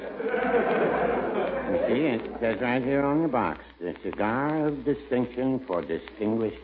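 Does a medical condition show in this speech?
No.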